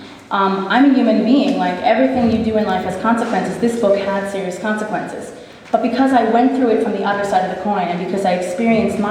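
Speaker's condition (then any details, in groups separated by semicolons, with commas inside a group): No condition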